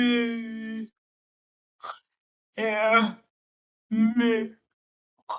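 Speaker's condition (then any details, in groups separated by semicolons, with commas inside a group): Cerebral palsy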